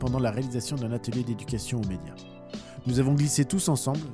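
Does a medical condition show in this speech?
No.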